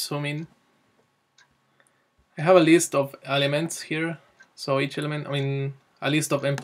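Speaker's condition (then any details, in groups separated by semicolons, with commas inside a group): No condition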